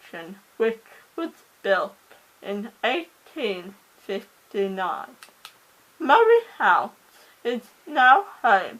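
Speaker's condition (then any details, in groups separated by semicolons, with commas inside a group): Cerebral palsy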